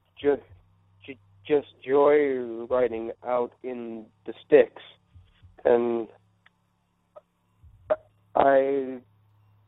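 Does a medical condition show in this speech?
Yes: stuttering; stuttering while telling story on call; asks listeners to bear with disfluency; here repeated sounds, prolonged sounds, blocks.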